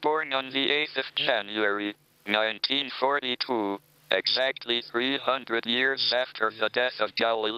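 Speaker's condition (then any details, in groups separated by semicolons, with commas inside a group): Amyotrophic lateral sclerosis, speech-generating device; diagnosed at age 21, motor nerve cells damaged, tracheostomy, eye-controlled speech computer; speaks only through speech computer controlled by eye movement; no voice since tracheostomy, speech computer with American accent, only a few words per minute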